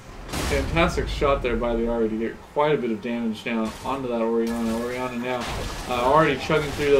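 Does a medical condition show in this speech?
No.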